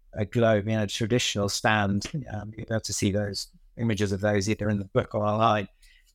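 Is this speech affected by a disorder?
No.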